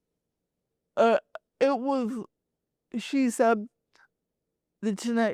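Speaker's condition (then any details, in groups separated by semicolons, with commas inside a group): Cerebral palsy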